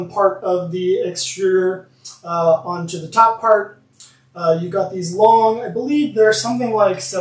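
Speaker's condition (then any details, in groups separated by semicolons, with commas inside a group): No condition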